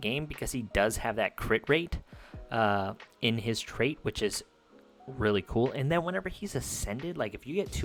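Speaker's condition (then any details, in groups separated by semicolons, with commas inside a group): No condition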